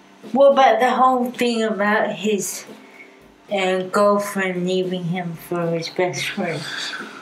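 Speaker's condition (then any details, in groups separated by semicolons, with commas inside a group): Cerebral palsy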